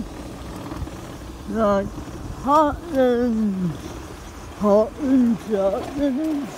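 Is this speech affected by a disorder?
Yes: cerebral palsy; spastic.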